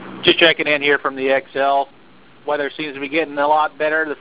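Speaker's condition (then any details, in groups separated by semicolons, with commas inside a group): No condition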